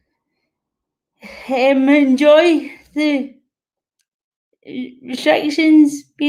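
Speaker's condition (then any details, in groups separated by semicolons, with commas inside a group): Cerebral palsy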